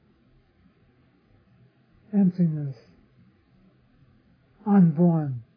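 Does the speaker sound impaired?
Yes: Parkinson's disease; others offer remedies.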